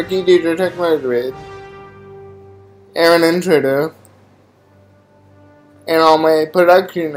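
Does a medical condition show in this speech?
Yes: cerebral palsy; uses a chair.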